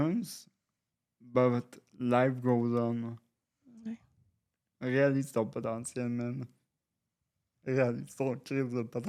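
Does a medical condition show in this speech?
Yes: cerebral palsy.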